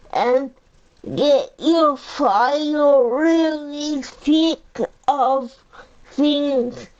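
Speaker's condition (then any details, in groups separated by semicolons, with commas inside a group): Cerebral palsy; powerchair user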